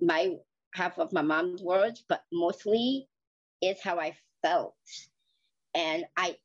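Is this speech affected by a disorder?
Yes: Down syndrome; flat feet.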